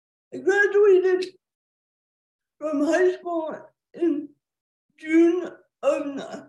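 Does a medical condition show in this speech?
Yes: cerebral palsy, quadriplegia; self-described clear voice, dry throat during talk, hosts want to understand better.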